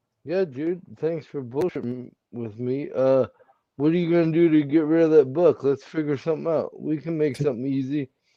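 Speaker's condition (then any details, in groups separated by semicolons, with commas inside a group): Cerebral palsy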